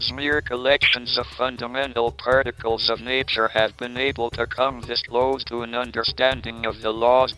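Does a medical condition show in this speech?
Yes: motor neurone disease, through a speech-generating device; onset age 21 during Cambridge PhD, tracheostomy after pneumonia at CERN, cannot walk, wheelchair user; early speech impediment, steadily worsened, voice lost after tracheostomy, earlier thumb-controlled voice box.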